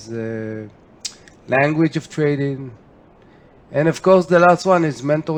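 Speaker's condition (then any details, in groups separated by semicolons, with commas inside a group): No condition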